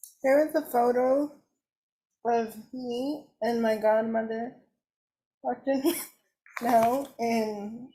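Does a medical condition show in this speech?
Yes: cerebral palsy; cerebral palsy, uses wheelchair; diagnosed at nine months, 27 years old.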